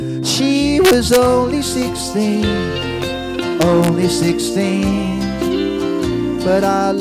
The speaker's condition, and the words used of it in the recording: None; typical speech.